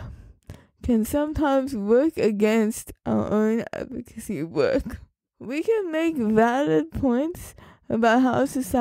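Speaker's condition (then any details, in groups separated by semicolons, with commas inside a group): Cerebral palsy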